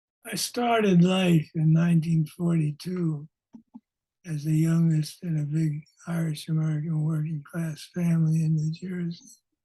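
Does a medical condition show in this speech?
Yes: Parkinson's disease.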